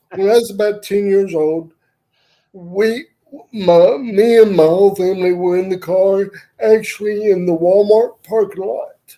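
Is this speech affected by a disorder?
Yes: cerebral palsy; wheelchair user.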